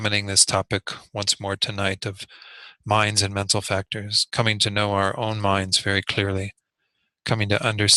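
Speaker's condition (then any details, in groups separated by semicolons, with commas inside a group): No condition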